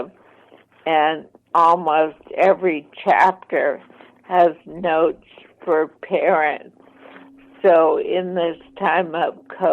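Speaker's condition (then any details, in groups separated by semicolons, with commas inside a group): ALS, mild; affects hands and fingers; voice slightly impaired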